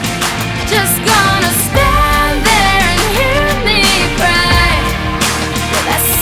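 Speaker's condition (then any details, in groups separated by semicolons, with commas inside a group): No condition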